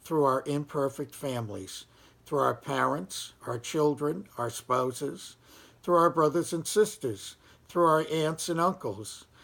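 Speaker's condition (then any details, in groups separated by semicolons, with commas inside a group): No condition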